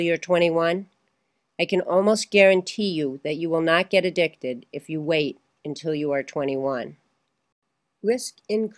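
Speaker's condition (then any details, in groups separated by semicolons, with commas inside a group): No condition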